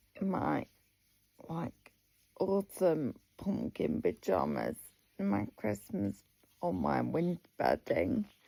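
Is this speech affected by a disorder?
Yes: multiple sclerosis; word substitution, coughs when crumbly bread gets in throat.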